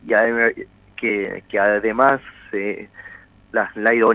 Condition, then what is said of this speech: Stuttering. Que no implica una limitación cognitiva ni nada, sino que solamente cuando ya hablamos no nos trabamos, pero no mucho más.